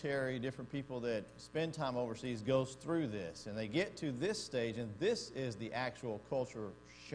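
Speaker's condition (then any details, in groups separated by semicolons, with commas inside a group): No condition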